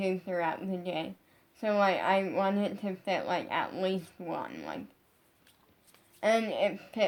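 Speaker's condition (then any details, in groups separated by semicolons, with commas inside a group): Brain injury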